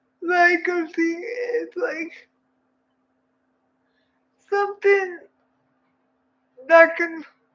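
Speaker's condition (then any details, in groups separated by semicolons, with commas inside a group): Cerebral palsy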